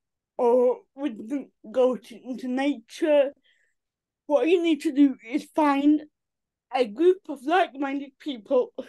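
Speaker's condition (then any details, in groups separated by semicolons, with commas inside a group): Cerebral palsy; from birth, affects limbs and neck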